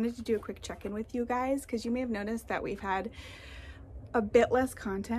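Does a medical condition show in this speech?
No.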